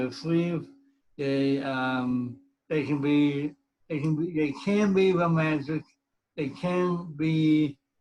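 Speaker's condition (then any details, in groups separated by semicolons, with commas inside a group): Cerebral palsy; speech impediment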